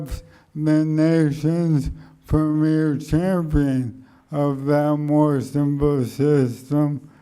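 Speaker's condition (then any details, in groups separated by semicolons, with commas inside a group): ALS; speech slowed and softened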